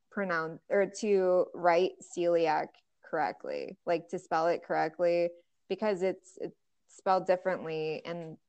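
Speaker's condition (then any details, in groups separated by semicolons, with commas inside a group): No condition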